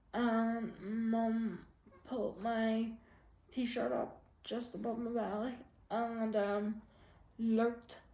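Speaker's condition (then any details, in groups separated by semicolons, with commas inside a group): Quadriplegic cerebral palsy; quadriplegic, most severe type, involuntary movements, asymmetric; many medications, severe spasms, hand tremors; weak cough, difficulty clearing chest, nebulisers after surgery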